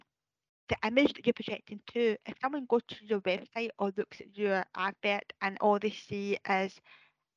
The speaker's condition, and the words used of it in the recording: Deafness. Sometimes my hearing impairment, it can affect my speech, so sometimes I can talk too fast, sometimes I'm not quite sure how loud or how quiet I'm talking